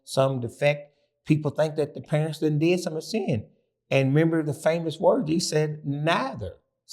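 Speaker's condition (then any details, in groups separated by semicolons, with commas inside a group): No condition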